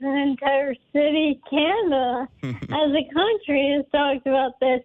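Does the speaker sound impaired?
Yes: ALS; diagnosis announced last year ahead of postseason.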